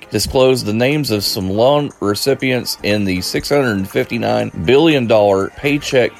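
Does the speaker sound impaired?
No.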